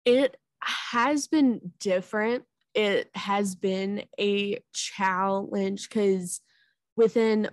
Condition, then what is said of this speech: Stuttering. Like i'm a- able to speak yet saying my saying my name is still hard but it's not going to stop me